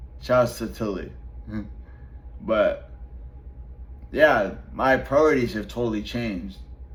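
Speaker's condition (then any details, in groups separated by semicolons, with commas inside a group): Traumatic brain injury; 20-foot fall, surgery; after months of rehabilitation; relearned talking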